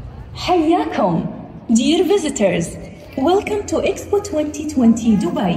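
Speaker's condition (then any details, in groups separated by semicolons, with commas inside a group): No condition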